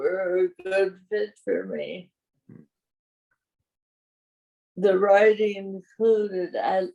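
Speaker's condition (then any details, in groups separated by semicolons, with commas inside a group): Parkinson's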